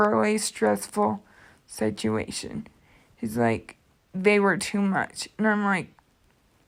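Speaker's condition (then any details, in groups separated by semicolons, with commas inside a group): Cerebral palsy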